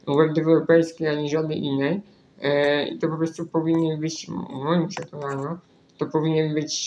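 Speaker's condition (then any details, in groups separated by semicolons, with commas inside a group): Spinal muscular atrophy; nervous system disease preventing muscle building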